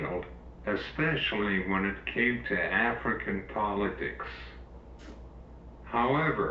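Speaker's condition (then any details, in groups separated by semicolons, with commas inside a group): Cerebral palsy; uses wheelchair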